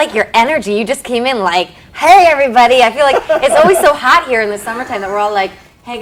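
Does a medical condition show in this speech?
No.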